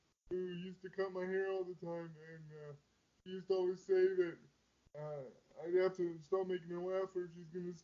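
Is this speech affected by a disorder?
Yes: quadriplegic cerebral palsy; most of body affected, wheelchair user, needs help holding mic and adjusting position on stage; raising funds for ramp system to access inaccessible stages.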